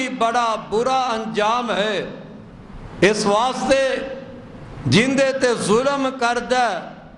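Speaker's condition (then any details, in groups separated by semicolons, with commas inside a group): No condition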